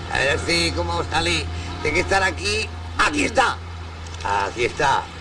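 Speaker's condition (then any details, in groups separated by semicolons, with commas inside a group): No condition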